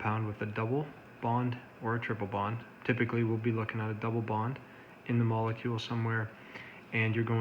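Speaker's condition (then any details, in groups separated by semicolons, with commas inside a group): No condition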